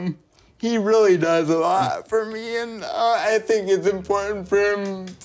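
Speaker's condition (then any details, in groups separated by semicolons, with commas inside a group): Cerebral palsy; speaks short phrases, pauses to catch breath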